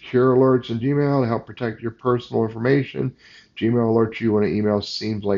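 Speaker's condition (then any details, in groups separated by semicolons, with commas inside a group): No condition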